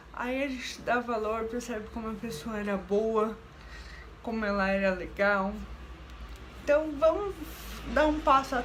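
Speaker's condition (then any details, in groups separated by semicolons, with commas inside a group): Cerebral palsy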